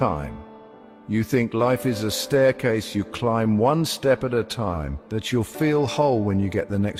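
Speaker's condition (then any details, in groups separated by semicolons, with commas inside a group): No condition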